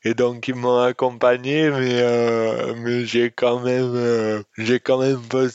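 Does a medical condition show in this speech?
Yes: dystonia; congenital.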